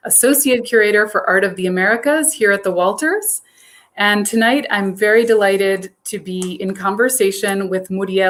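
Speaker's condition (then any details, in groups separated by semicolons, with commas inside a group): No condition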